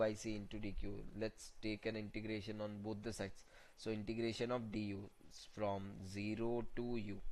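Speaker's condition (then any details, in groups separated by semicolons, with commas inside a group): No condition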